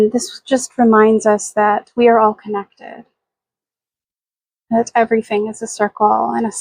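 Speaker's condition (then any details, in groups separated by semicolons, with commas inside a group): No condition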